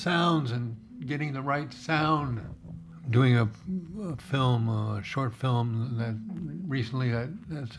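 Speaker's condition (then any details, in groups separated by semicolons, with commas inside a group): Parkinson's disease, tremor predominant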